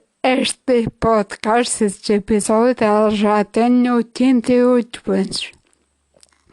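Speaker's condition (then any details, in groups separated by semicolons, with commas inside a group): Ataxia after brain injury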